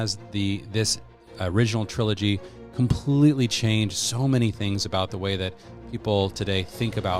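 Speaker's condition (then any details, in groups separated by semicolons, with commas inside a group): No condition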